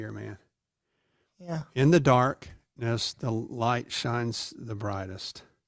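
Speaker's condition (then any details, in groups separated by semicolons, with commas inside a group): No condition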